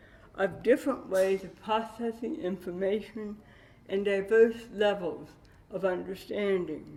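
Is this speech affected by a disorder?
Yes: cerebral palsy with dystonia.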